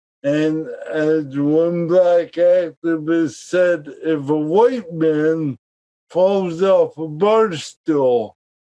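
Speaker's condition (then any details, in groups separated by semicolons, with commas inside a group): Cerebral palsy; speech therapy as child, now speaks clearly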